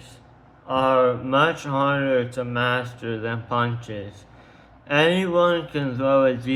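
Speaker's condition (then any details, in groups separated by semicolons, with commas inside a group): Tongue cancer surgery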